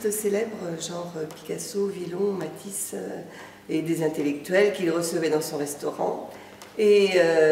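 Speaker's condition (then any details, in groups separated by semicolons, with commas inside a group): No condition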